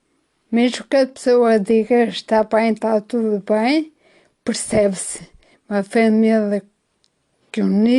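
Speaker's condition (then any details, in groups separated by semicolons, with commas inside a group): Ataxia after brain injury; acquired, brain injury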